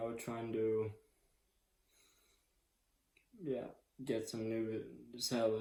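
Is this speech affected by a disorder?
Yes: ALS.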